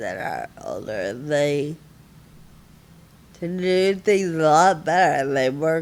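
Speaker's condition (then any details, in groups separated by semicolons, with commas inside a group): Friedreich ataxia, severe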